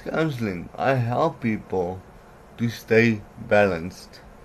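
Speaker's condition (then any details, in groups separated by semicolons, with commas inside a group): Cerebral palsy; from birth, diagnosed age 2, learned speech special-needs school, writing difficult, poor balance, later myasthenia gravis; myasthenia gravis muscle fatigue, breathing weakness, sometimes out of breath, uses oxygen machine, on medication; some words unclear, certain letters flat, trouble formulating words, worse when mouth tires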